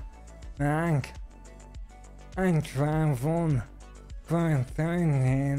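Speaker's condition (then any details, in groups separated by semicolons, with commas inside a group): ALS; stem cell treatment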